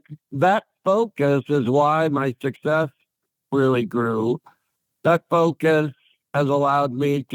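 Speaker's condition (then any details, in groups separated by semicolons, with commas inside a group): ALS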